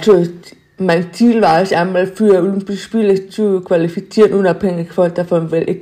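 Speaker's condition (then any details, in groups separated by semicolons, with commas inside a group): Deafness; learned sign language only from age 17, uses sign language interpreters; learned to speak over time despite deafness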